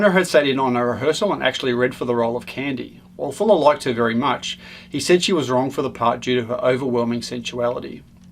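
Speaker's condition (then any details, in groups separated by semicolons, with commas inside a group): No condition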